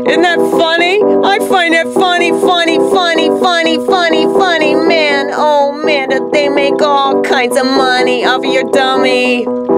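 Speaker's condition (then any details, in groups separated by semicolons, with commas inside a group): No condition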